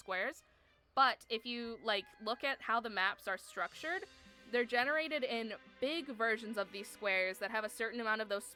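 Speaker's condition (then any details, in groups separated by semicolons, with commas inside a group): No condition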